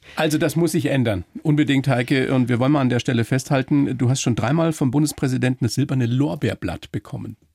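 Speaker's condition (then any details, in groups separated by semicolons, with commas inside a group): No condition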